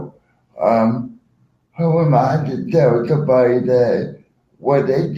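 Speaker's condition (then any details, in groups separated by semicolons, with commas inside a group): Cerebral palsy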